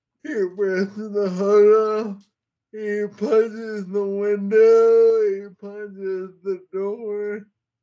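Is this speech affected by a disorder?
Yes: Friedreich's ataxia.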